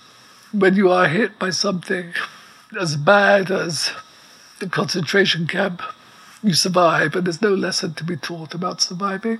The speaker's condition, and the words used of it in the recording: ALS (motor neuron disease). He also needs to be breathing with the help of a respirator, which you might hear a little bit in the background.